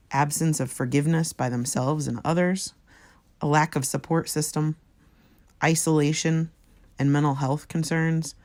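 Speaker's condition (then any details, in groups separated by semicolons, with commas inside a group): No condition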